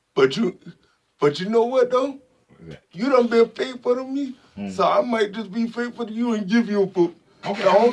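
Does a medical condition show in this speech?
Yes: spastic quadriplegic cerebral palsy.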